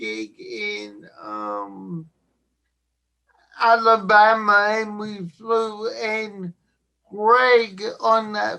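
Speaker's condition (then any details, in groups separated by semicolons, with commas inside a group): Cerebral palsy; since birth, born not breathing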